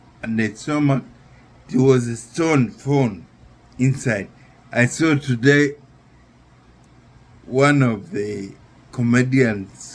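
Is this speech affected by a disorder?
Yes: neurological disease.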